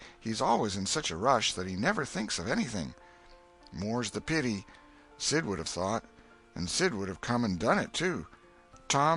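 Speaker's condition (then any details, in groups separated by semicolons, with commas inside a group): No condition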